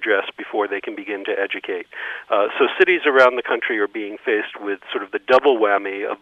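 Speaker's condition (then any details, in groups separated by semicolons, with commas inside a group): No condition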